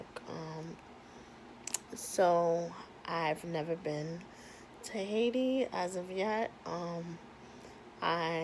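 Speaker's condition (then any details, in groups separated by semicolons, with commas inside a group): Cerebral palsy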